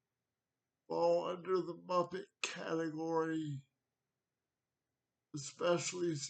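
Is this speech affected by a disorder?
Yes: cerebral palsy.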